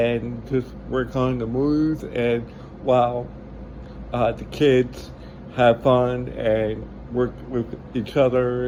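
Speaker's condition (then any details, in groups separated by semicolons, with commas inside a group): Cerebral palsy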